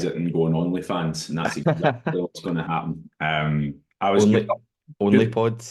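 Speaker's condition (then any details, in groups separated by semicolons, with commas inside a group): No condition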